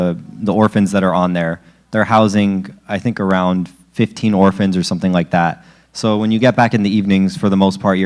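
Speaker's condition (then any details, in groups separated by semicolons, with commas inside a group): No condition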